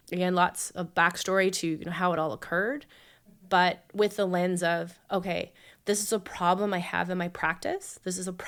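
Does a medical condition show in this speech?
No.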